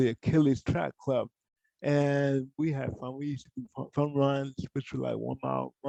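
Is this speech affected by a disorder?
Yes: cerebral palsy; from birth, poor hand use.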